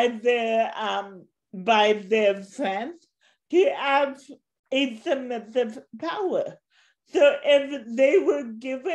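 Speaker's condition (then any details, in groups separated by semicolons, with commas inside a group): Cerebral palsy; since birth, walks with walker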